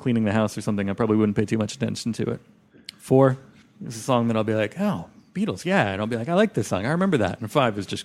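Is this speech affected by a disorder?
No.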